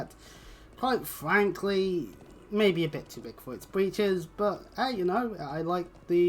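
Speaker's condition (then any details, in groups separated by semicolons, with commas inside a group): No condition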